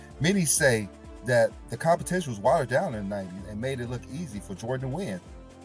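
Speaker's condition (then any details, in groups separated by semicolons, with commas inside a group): No condition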